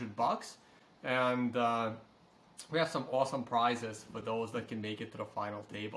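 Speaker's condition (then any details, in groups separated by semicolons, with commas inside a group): No condition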